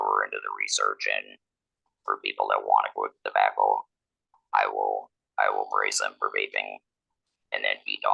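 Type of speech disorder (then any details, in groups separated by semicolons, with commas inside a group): Electrolarynx speech; laryngectomy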